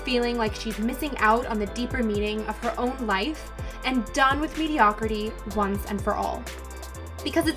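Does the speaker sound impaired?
No.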